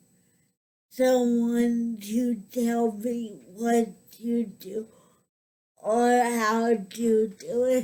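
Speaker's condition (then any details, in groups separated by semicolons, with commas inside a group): Cerebral palsy; speech affected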